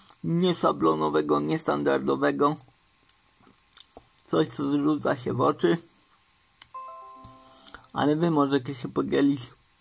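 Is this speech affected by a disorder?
Yes: cerebral palsy; uses wheelchair.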